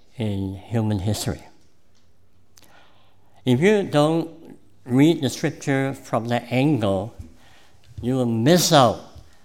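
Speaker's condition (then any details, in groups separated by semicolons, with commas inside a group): Cleft palate; present from birth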